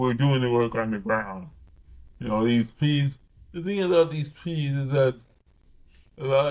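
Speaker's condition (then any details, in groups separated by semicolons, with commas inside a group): Cerebral palsy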